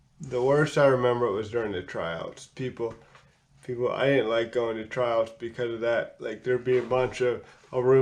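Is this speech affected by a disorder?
Yes: cerebral palsy; physical disability.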